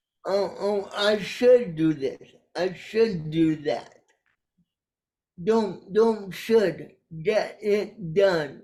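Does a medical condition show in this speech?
Yes: cerebral palsy; caused by brainstem aneurysm.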